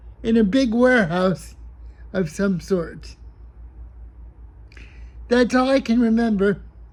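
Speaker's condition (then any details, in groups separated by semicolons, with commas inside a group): Cerebral palsy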